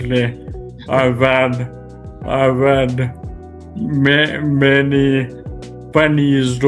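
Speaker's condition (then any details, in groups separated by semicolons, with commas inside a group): Friedreich's ataxia; spasticity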